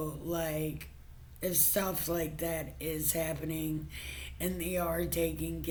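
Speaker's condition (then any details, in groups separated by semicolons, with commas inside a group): Brain injury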